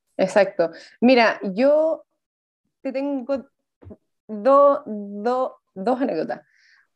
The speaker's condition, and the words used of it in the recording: Stuttering. A pesar de que de repente hay muchos días que me fluye súper bien el habla y que no tartamudeo